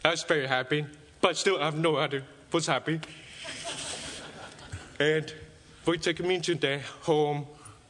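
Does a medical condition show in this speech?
Yes: deafness; deafness from early childhood in China, untreated ear infections, scar tissue in ears; speaks, understood by most people; deaf and mute as a child, now speaks.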